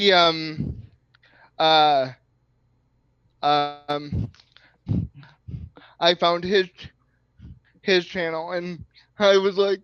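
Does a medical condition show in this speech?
Yes: cerebral palsy.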